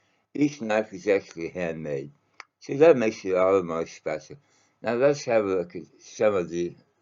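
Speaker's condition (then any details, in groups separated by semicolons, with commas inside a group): Mouth cancer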